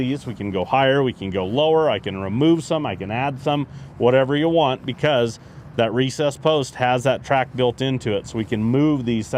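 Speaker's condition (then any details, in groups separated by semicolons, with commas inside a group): No condition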